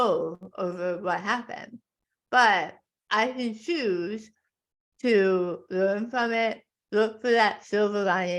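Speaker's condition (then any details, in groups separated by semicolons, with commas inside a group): Tongue cancer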